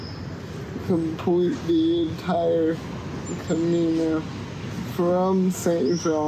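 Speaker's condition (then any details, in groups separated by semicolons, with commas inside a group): Cerebral palsy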